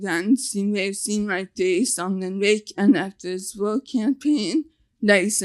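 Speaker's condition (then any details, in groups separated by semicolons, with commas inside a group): Facial paralysis (nf2-swn)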